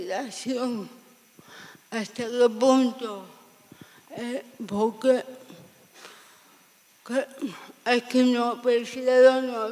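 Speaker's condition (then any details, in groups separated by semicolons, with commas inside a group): Severe cerebral palsy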